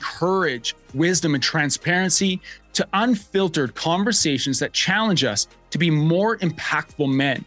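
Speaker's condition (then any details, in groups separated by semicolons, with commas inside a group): No condition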